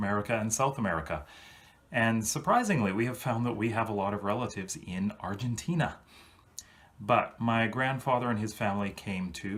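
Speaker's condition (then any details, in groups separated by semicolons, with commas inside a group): No condition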